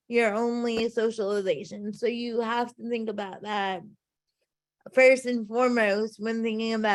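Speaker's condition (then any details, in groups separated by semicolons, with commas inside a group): Cerebral palsy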